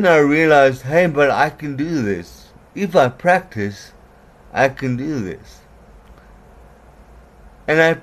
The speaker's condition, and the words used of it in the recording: Cerebral palsy. There's actually a reason why my voice sounds the way it does and why I can't always formulate the words correctly.